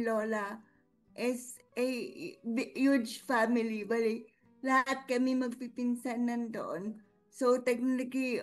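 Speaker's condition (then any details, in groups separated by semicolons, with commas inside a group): Cerebral palsy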